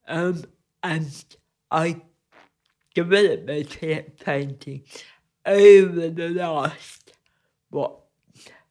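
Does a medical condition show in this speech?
Yes: cerebral palsy; must move carefully.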